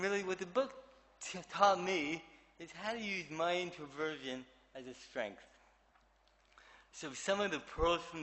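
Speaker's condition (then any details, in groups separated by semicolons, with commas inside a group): Cerebral palsy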